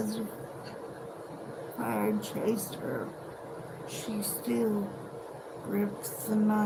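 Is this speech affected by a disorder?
Yes: cerebral palsy.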